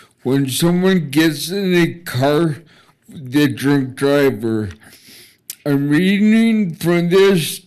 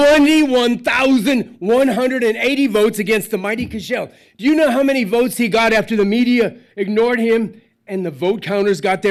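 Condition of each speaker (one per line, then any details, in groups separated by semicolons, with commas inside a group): Traumatic brain injury; car crash, ejected from vehicle; gets off track, curses sometimes; relearned talking and eating after regaining consciousness
No condition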